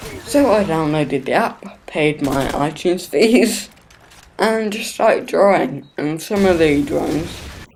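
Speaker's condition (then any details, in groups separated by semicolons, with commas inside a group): Cerebral palsy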